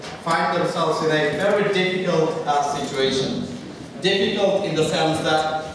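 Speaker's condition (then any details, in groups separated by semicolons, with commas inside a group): No condition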